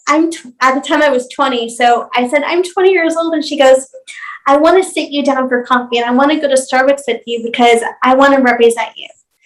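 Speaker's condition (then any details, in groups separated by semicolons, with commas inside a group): No condition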